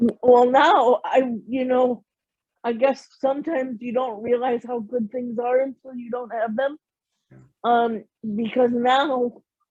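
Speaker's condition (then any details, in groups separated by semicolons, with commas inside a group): Cerebral palsy; premature birth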